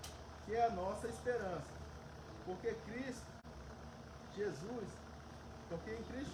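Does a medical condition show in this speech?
No.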